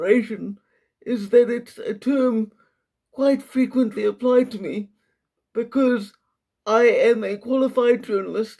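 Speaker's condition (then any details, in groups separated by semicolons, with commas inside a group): Quadriplegic cerebral palsy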